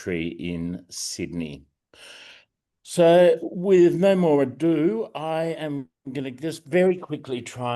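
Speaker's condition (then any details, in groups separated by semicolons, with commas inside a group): No condition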